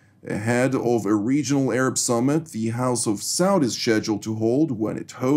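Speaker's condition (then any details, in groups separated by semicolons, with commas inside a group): No condition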